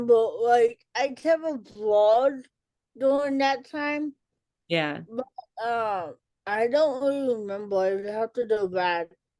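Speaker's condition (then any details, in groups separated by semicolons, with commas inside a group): Cerebral palsy; childhood speech delay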